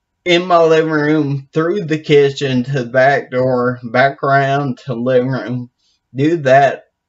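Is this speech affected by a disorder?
Yes: brain injury.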